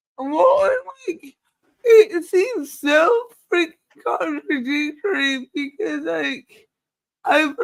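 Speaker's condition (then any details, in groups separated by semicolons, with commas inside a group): Cerebral palsy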